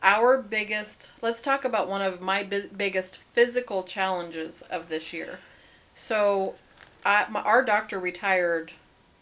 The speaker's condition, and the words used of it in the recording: No condition.